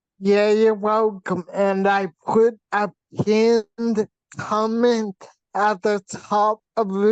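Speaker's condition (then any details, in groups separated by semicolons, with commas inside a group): Facial paralysis from hydrocephalus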